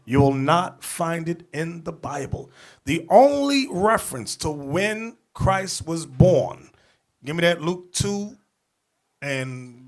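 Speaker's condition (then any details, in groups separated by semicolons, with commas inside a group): No condition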